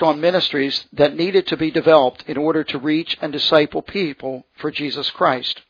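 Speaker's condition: No condition

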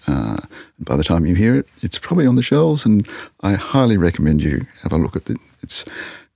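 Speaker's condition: No condition

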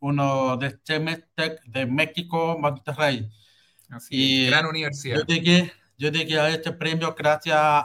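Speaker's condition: Hearing loss with cochlear implant; congenital hearing loss, cochlea dead, cochlear implant surgery, implant electrically stimulates cochlea; about 34, uses cochlear implant, new operating system connects implant to computer, no headphones

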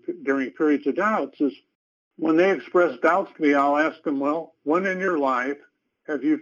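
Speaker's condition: No condition

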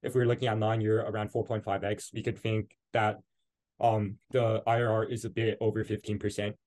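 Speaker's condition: No condition

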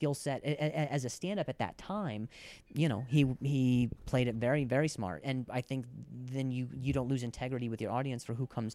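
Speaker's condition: Stutter; made finding other employment hard; converses at length in interview; listeners used to get impatient, cut off or dismiss, speech gives distinctive comedic point of view; repeated sounds, prolonged sounds

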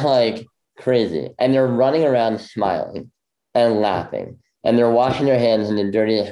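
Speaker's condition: Bilateral cleft lip; congenital bilateral

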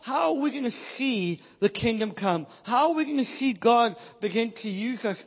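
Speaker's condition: Cleft palate, Pierre Robin syndrome

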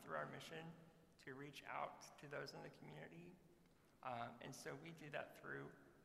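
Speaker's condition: Muscular dystrophy; muscular dystrophy diagnosed at age 5

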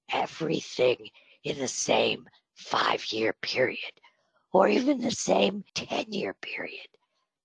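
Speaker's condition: Spasmodic dysphonia; on Botox treatment

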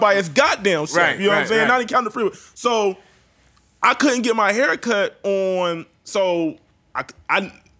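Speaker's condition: No condition

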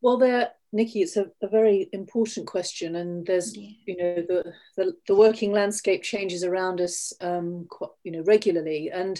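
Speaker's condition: No condition

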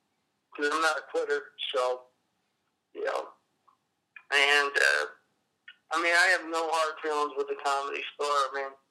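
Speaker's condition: Cerebral palsy; cerebral palsy present since childhood

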